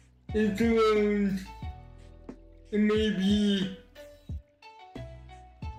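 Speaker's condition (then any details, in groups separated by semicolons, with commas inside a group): Cerebral palsy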